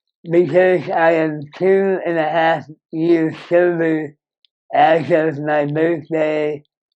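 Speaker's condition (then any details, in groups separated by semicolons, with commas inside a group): Moebius syndrome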